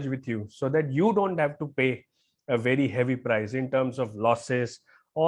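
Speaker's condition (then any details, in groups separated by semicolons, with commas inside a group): No condition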